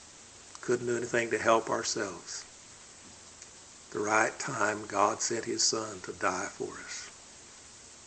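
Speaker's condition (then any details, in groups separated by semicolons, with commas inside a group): No condition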